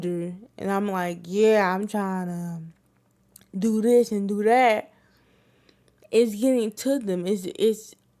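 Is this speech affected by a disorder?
Yes: cerebral palsy; wheelchair user.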